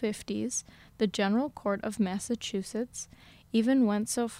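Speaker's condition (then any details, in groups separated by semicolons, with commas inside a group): No condition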